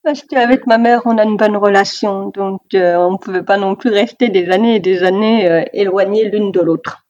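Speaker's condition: Deafness, severe; oralist, uses some sign language

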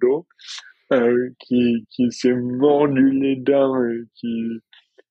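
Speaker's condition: Dystonia; daily physical effort

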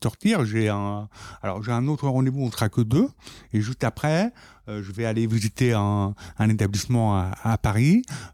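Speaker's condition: Profound deafness from birth, congenital

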